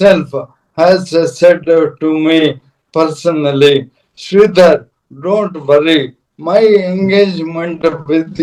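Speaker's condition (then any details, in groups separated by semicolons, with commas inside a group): ALS / motor neuron disease; onset around 2022, diagnosed last year, mobility very severely affected; speech very severely affected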